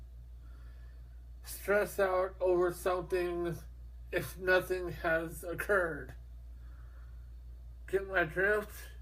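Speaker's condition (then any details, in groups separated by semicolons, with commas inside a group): Mobius syndrome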